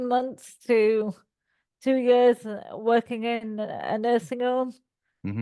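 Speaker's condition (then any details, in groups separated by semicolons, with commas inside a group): Cerebral palsy; all four limbs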